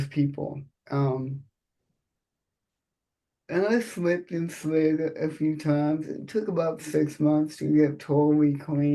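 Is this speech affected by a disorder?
Yes: cerebral palsy; from birth, surgeries.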